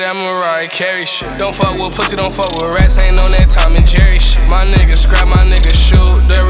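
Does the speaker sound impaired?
No.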